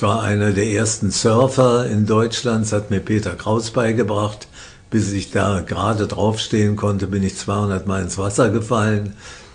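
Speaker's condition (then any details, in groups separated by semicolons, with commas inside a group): Parkinson's disease; symptoms barely noticeable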